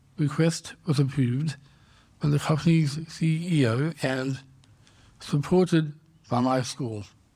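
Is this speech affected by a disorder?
Yes: Down syndrome; congenital.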